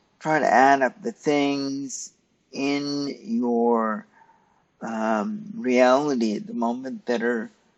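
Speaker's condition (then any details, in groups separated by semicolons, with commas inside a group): Cerebral palsy; stiff muscles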